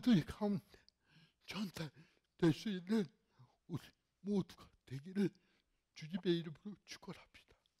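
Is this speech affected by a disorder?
Yes: cerebral palsy; fairly severe in childhood.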